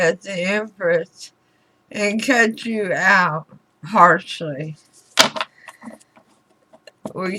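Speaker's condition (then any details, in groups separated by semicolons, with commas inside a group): Throat cancer radiation damage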